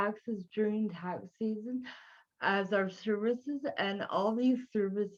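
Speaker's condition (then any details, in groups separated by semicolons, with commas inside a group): Cerebral palsy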